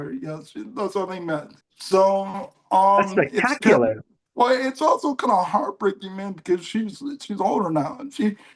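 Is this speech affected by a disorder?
Yes: cerebral palsy; mild case.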